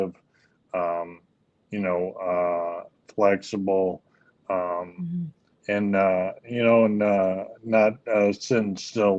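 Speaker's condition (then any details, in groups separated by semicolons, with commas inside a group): ALS; speech issues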